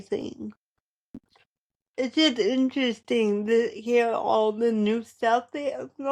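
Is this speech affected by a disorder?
Yes: cerebral palsy; present from birth.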